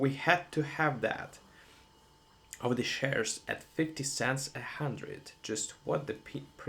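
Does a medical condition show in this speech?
No.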